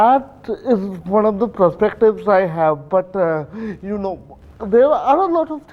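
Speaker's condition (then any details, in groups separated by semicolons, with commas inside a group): Cerebral palsy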